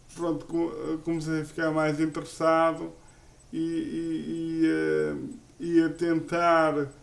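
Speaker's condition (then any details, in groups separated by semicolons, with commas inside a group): Cerebral palsy; uses a wheelchair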